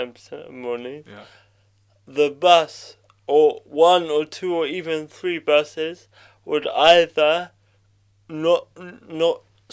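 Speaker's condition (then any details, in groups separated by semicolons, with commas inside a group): Cerebral palsy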